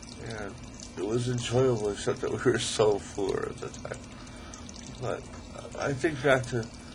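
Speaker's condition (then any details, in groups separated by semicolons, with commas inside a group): ALS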